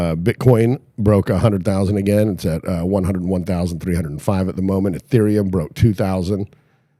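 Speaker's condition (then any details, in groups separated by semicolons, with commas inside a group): No condition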